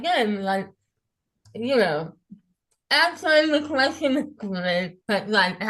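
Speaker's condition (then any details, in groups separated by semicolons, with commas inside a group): Moebius syndrome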